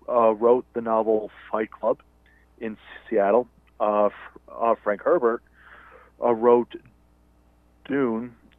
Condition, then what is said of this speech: Stuttering. I have a stutter, but I love to talk.